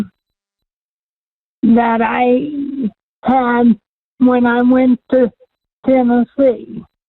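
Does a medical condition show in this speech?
Yes: cerebral palsy.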